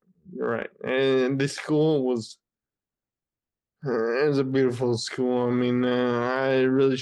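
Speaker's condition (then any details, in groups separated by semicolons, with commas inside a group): Friedreich's ataxia; still progressing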